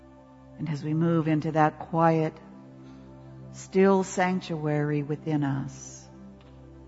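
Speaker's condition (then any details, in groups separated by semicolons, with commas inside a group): No condition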